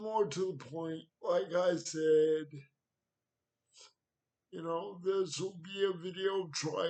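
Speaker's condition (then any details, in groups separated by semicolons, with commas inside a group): Cerebral palsy; wheelchair, needs transfer help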